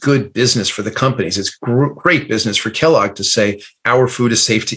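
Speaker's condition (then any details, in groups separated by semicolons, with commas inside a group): No condition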